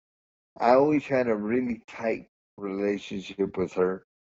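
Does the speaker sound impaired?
Yes: cerebral palsy; said to be able to speak, see and hear.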